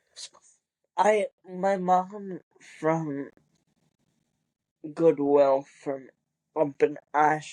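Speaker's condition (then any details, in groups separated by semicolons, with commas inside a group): Cerebral palsy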